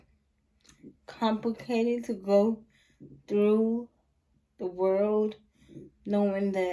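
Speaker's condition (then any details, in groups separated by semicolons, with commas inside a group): Cerebral palsy; spastic quadriplegic, all four limbs, muscle tightness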